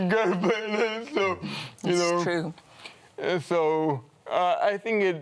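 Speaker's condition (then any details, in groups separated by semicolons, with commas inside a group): Cerebral palsy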